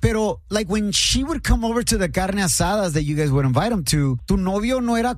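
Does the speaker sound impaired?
No.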